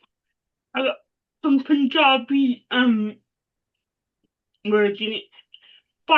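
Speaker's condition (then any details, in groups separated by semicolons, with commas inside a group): Cerebral palsy; mild form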